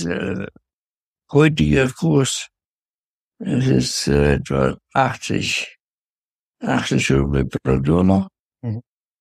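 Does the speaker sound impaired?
Yes: Parkinson's disease; enormous forgetfulness; forgets words mid-sentence.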